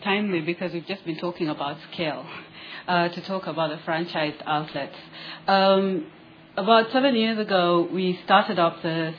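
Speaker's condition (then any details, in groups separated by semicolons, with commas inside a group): No condition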